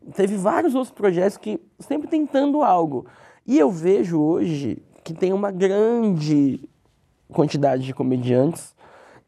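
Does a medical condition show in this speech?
Yes: cleft lip; congenital cleft lip.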